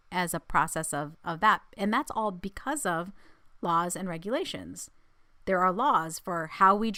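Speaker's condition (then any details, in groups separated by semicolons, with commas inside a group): No condition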